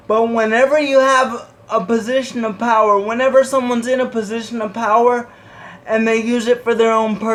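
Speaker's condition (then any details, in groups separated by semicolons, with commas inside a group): Cerebral palsy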